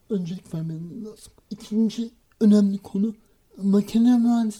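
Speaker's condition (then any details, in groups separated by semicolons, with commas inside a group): Cerebral palsy; no speech until age 6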